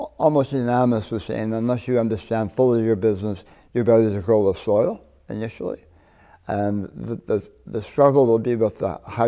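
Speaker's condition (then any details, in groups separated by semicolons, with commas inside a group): Partial glossectomy for tongue cancer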